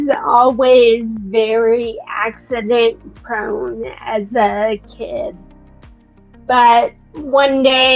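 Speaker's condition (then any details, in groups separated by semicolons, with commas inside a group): Friedreich's ataxia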